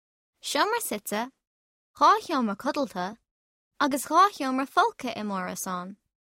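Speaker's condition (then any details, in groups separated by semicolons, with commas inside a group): No condition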